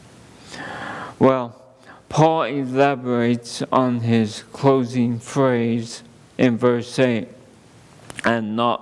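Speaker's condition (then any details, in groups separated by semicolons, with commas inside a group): ALS; under neurologist care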